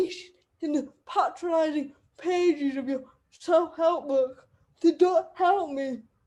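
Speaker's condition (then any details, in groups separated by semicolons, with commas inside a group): Cerebral palsy; wheelchair user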